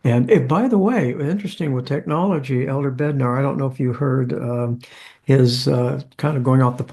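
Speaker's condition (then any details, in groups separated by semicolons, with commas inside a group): No condition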